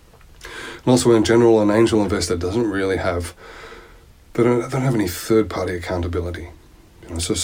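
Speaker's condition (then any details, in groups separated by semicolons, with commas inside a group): No condition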